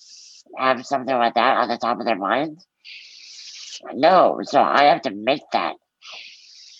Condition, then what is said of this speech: Muscular dystrophy. I've been public speaking for more than two thirds of my life.